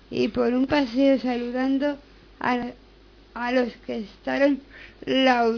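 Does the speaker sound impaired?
Yes: Down syndrome; member of Fundación Síndrome de Down de Madrid; reads news item aloud on live radio.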